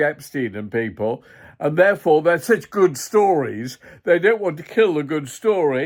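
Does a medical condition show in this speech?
No.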